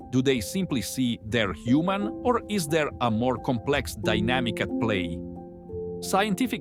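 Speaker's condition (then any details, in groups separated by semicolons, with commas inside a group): No condition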